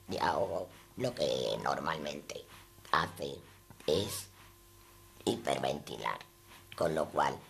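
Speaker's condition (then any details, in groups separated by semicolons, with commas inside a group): Total laryngectomy; fluent esophageal voice, upper esophagus and cricopharyngeal muscle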